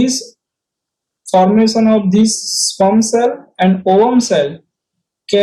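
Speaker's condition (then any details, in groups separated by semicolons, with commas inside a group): No condition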